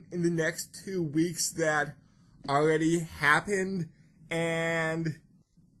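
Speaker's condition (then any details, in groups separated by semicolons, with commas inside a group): No condition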